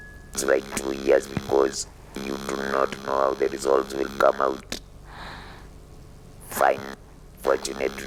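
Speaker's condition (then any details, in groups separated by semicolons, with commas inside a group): Laryngectomy for throat cancer; hoarse voice first, lost voice, speaks with neck device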